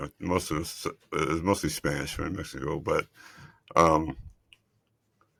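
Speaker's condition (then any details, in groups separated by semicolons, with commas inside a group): Multiple system atrophy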